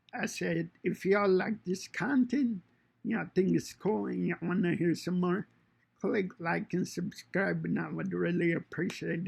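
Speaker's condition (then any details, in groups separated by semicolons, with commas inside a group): Cerebral palsy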